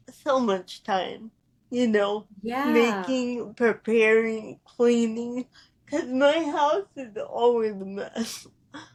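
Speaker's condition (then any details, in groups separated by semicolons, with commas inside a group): Cerebral palsy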